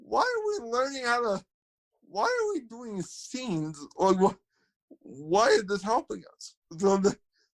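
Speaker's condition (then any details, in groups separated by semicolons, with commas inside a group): Cerebral palsy, spastic quadriplegia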